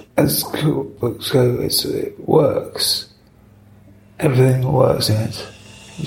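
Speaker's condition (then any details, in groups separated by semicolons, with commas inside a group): Parkinson's; long-standing, diagnosed about 5 years after restaurant opened, pioneering surgery with two brain wires and implanted battery; affects speech, rare audio interview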